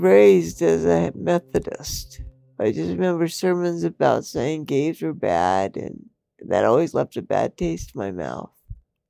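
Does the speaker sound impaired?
Yes: multiple system atrophy; diagnosed 2015 after six doctors, about four years, lungs and muscles atrophying; bedbound since shortly after Christmas, about four years since onset, planning medical aid in dying; brain does not signal breathing, must consciously blink, still talking, expects to lose voice.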